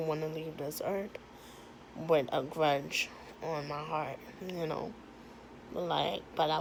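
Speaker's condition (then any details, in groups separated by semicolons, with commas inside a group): Cerebral palsy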